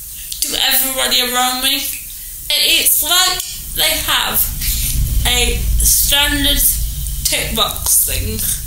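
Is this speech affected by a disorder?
Yes: cerebral palsy; unable to stand, walk or sit independently, limited hand use; relies on power chair, needs help with eating, drinking and all daily tasks, employs own staff team.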